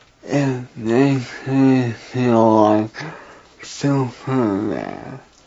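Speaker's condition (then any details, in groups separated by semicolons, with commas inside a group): Traumatic brain injury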